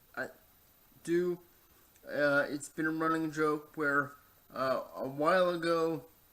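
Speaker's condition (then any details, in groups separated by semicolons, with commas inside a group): Cerebral palsy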